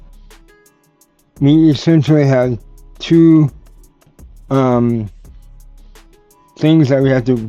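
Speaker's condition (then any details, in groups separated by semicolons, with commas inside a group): Cerebral palsy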